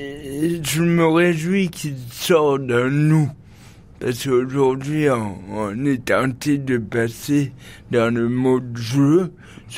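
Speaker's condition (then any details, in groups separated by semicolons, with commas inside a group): Cerebral palsy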